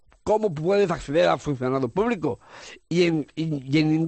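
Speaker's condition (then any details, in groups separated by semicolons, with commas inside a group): Down syndrome; congenital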